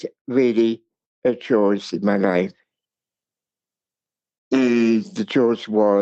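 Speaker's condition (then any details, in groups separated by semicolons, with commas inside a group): Cerebral palsy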